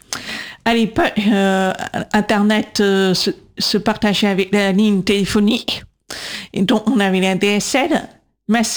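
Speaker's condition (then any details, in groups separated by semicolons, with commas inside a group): Profound congenital deafness, congenital, due to cytomegalovirus (CMV); bilateral, age 37, two cochlear implants with external processors and antennas, magnets above ears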